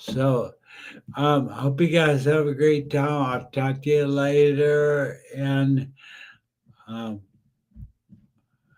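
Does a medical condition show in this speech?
Yes: brain injury.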